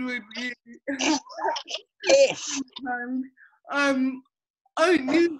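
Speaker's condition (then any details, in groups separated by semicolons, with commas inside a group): Cerebral palsy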